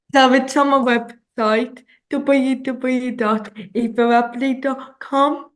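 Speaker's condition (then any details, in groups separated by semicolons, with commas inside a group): Cerebral palsy; since childhood; some speech delay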